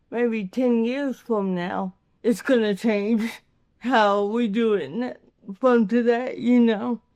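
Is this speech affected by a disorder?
Yes: cerebral palsy.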